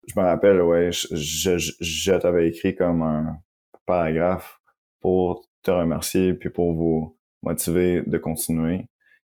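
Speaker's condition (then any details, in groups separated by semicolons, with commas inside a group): Stuttering; ongoing adult stuttering; repeated sounds, prolonged sounds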